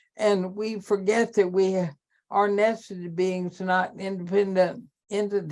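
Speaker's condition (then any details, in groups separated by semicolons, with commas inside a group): ALS; terminal, cannot handwrite, can still type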